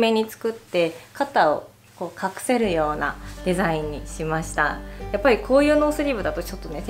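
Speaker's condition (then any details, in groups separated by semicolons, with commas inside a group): No condition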